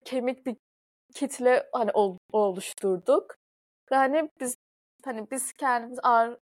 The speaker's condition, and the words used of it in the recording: Stuttering. Ya hani ben çok fazla kekeliyorum